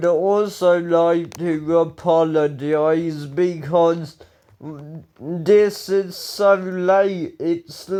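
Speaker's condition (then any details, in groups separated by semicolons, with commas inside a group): Ataxia; speech recently worse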